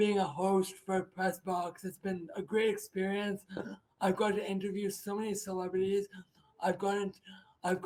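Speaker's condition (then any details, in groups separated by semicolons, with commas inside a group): Spastic diplegia cerebral palsy; spastic diplegia, all limbs, legs worse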